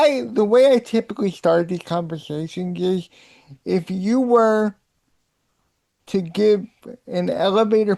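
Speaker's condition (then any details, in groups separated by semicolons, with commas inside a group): Cerebral palsy; voice sometimes sounds childlike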